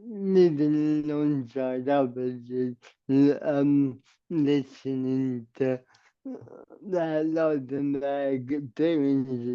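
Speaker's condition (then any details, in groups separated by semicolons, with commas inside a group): Cerebral palsy; permanent wheelchair user; uses walker, therapy, gym, yoga; speech impediment, rehearsed words for clarity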